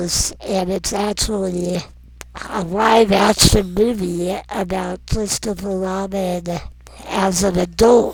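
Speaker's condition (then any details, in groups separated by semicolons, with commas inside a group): Non-progressive muscular dystrophy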